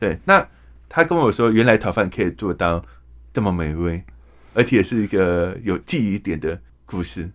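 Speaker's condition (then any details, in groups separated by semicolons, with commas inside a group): Hearing impairment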